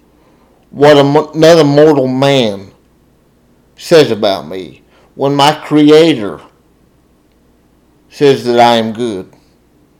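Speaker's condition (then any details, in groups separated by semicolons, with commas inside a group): Cerebral palsy, spastic diplegia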